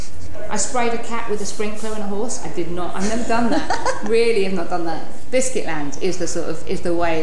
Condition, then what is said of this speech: Tourette syndrome. It's the fact that that system hasn't been configured with people who have communication impairments or additional biscuits in mind.